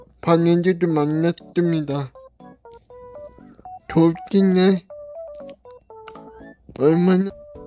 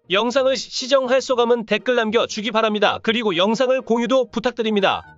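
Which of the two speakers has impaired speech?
The first: cerebral palsy; brain lesion.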